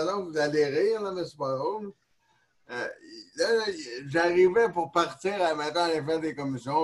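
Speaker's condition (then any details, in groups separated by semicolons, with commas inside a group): Neonatal cerebral palsy; neonatal onset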